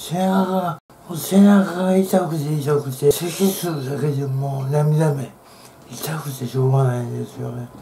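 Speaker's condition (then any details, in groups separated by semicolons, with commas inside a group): Tongue cancer, partial glossectomy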